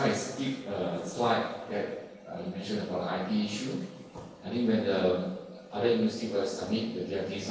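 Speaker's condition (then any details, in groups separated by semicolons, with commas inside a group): No condition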